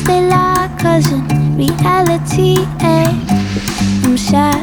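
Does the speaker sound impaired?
No.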